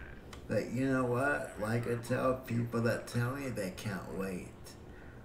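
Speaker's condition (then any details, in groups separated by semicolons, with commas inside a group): Cerebral palsy; breathing fine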